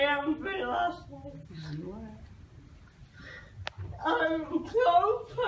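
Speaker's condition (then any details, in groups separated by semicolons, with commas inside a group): Cerebral palsy; from birth; speech not clear, early words understood only by parents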